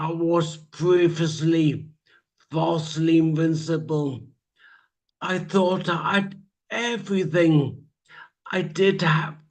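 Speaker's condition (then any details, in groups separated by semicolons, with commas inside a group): Traumatic brain injury; speech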